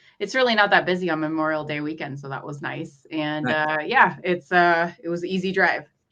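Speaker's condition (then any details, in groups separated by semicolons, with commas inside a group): No condition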